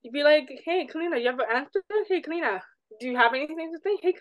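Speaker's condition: Deafness; uses American Sign Language (ASL)

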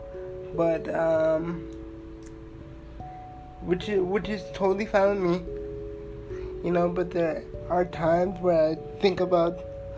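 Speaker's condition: Cerebral palsy; uses wheelchair

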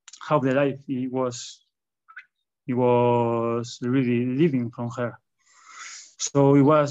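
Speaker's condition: Stuttering; stutter in public speaking, attributed to lifelong shyness and introversion; stutters a lot when talking in public; blocks

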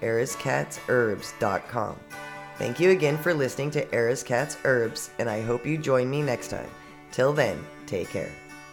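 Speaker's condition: No condition

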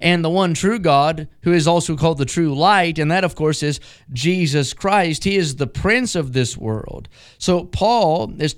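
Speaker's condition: No condition

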